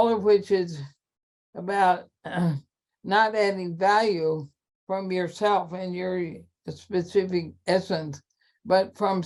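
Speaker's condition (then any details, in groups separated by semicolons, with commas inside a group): ALS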